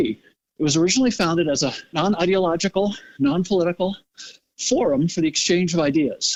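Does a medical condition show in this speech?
No.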